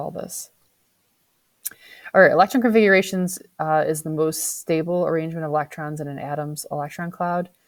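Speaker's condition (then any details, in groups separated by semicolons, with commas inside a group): No condition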